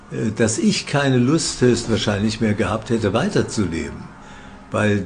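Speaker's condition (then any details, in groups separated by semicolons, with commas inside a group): Parkinson's disease; on medication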